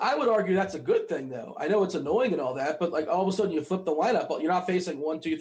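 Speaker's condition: No condition

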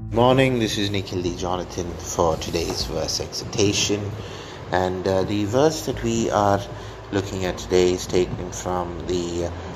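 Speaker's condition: No condition

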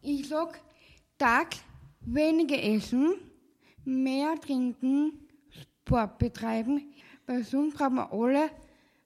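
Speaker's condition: Down syndrome, Trisomie 21

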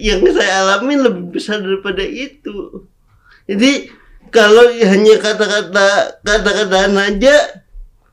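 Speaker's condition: Cerebral palsy; congenital cerebral palsy

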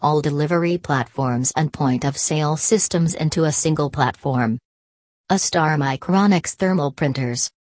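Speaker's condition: No condition

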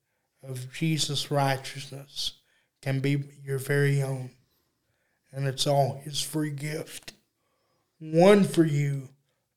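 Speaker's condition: Cerebral palsy; uses electric wheelchair

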